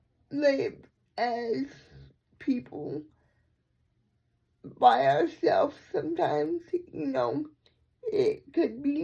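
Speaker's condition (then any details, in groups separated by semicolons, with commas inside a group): Cerebral palsy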